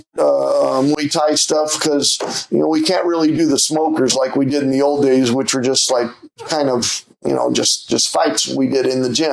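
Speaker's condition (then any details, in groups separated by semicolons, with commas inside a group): No condition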